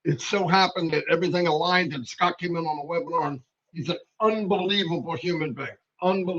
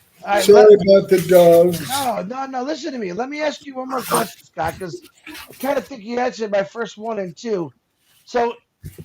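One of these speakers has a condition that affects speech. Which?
The first: cerebral palsy; uses wheelchair.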